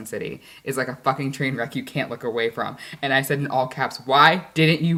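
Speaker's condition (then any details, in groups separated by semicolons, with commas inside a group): No condition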